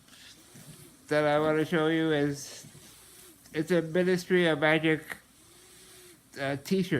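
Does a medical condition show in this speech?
Yes: muscular dystrophy, Duchenne.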